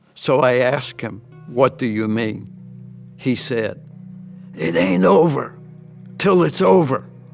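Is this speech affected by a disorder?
Yes: ALS; progressive.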